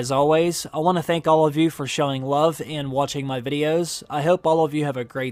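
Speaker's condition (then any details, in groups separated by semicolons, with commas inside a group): No condition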